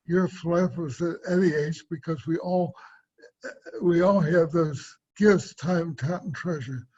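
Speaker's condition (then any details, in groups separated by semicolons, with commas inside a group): Cerebral palsy; from birth, affects gait, swallowing and speech; diagnosed at age 60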